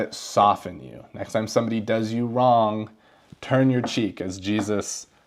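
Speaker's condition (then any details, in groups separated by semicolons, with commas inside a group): No condition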